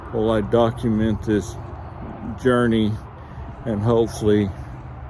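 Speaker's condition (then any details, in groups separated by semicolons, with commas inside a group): ALS; early stage, recently diagnosed, onset couple years ago, walking changes; slurred speech, hard forming words, choking on liquids, one cheek still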